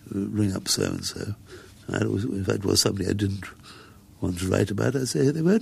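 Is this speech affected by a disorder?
Yes: muscular dystrophy; gradually able to do less, helped around by carers.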